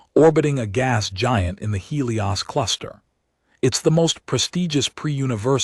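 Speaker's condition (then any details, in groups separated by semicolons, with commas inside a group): No condition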